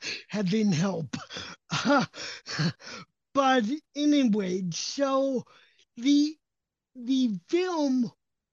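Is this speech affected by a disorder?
Yes: cerebral palsy; bones freeze in winter, otherwise gets around basically fine, disability not apparent to others; speech impediment likened to a different accent, recognizable cp accent, calm voice, sometimes assumed drunk.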